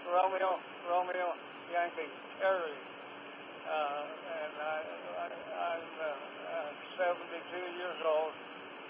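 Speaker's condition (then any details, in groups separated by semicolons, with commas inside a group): Parkinson's; Parkinson's affecting left side, 72-year-old man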